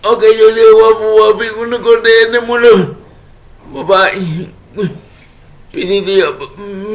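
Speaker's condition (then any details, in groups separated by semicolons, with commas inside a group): Cerebral palsy; speech affected by condition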